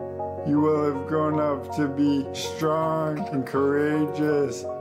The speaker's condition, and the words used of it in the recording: ALS (motor neuron disease). I'm losing my ability to speak, so I'm asking people to be my voice.